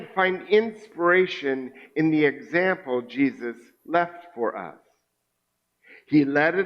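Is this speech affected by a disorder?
No.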